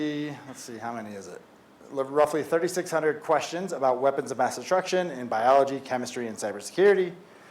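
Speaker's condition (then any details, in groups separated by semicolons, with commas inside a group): No condition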